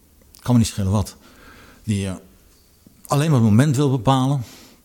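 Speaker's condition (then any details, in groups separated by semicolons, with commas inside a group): Parkinson's disease; becomes choked up discussing topic, attributed partly to Parkinson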